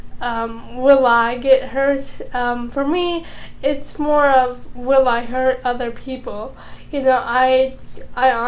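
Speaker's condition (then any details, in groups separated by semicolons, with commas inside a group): Cerebral palsy, mild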